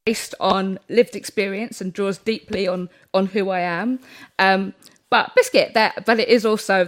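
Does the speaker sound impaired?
Yes: Tourette's syndrome; frequent vocal tics throughout interview; hedgehog, cats, sausage interrupting speech, also heard over host.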